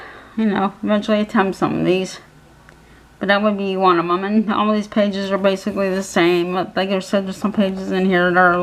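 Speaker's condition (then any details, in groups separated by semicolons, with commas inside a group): Cerebral palsy; physical handicap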